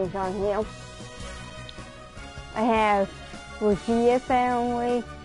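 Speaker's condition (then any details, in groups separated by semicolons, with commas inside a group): Cerebral palsy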